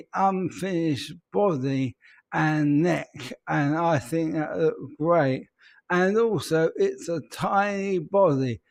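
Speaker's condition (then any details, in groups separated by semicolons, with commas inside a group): ALS; speech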